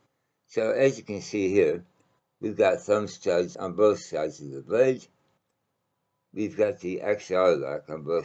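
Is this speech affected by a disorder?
Yes: mouth cancer.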